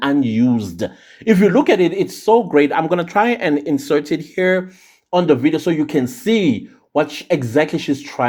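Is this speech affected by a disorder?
No.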